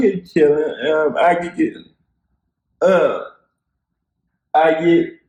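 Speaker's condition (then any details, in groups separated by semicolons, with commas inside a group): Cerebral palsy; spastic quadriplegic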